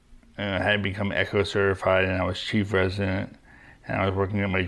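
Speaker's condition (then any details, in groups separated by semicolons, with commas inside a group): Young onset Parkinson's disease; deep brain stimulator in place, daily exercise, no cognitive problems while working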